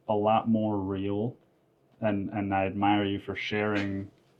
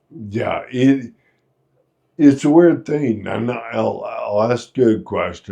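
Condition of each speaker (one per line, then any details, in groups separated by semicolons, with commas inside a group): No condition
Friedreich's ataxia; inherited, muscle degeneration; decades with it, progressively more disabled, needs help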